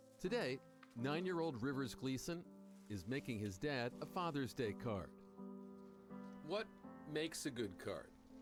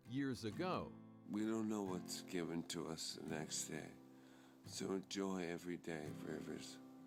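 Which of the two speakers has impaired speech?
The second: ALS; wheelchair user; about a decade since diagnosis.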